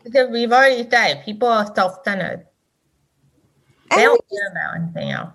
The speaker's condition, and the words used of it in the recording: Deafness. If I'm not wearing my hearing aid and I'm talking, my husband will be like, I'm like, oh.